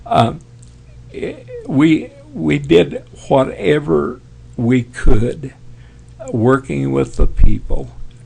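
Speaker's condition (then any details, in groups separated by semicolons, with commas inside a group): Parkinson's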